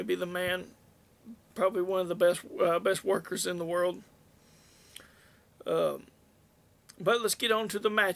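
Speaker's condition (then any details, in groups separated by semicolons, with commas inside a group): No condition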